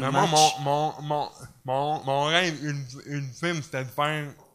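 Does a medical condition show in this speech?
Yes: cerebral palsy with stuttering; movement affected; stutters during recording; scripted stuttering jokes, once rejected at audition for stuttering too much, later unnoticed.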